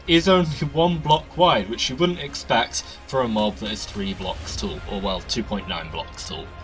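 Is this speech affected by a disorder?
No.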